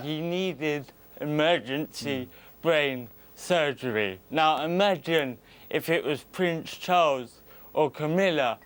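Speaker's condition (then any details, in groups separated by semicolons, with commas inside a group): Cerebral palsy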